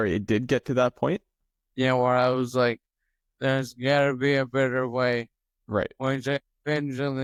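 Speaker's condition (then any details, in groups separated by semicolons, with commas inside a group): Toxic leukoencephalopathy, locked-in syndrome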